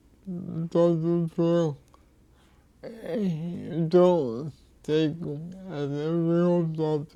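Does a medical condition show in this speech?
Yes: cerebral palsy.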